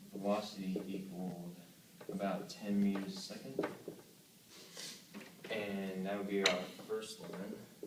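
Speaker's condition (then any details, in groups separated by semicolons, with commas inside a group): No condition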